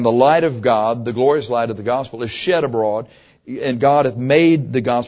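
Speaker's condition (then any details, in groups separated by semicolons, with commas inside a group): No condition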